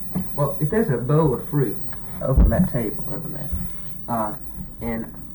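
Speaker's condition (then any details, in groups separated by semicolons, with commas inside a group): No condition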